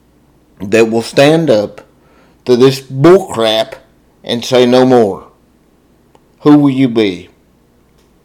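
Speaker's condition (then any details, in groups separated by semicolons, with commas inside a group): Cerebral palsy; spastic diplegia from birth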